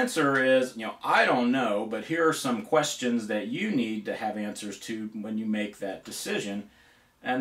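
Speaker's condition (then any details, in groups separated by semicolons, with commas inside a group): No condition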